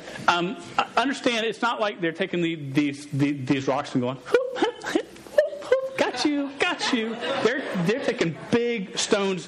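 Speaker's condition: Stutter; probably present in childhood; sometimes unable to say own name in public; repeated sounds, repeated words

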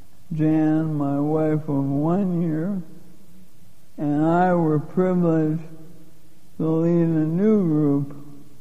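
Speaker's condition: Lou Gehrig's disease; given 3 to 5 years to live

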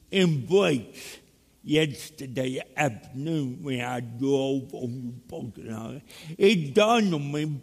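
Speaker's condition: Cerebral palsy; speech impediment

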